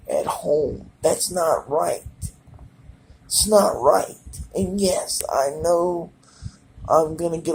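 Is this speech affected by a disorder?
Yes: cerebral palsy; present since birth.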